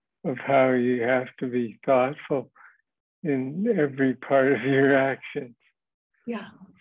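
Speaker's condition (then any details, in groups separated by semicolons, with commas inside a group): Parkinson's disease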